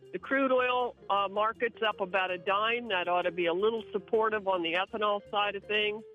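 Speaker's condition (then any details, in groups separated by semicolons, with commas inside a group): No condition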